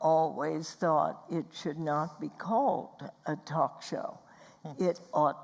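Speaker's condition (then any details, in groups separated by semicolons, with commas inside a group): Spasmodic dysphonia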